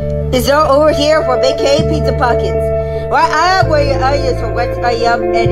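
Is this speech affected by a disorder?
No.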